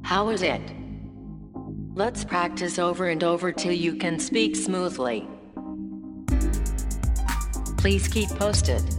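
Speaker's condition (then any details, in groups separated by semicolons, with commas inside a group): No condition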